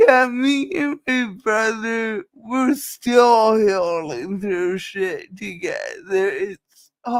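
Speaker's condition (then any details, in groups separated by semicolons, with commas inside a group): Cerebral palsy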